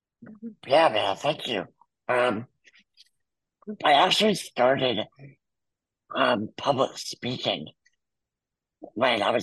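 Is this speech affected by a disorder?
Yes: muscular dystrophy; back surgery at 14 followed by near-fatal pneumonia.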